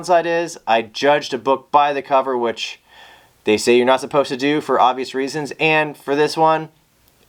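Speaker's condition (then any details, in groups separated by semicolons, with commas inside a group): No condition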